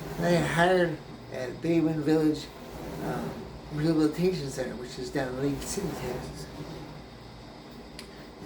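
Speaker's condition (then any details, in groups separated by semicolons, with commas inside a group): Brain injury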